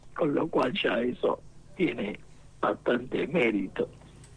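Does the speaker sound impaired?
Yes: laryngectomy, esophageal speech; total laryngectomy for cancer of larynx and vocal cords, four complicated operations, totally mute after surgery; cancer reported all well after surgery and treatment, some bad days; esophageal voice, very hard to relearn, sounds fairly clear, no assistive device.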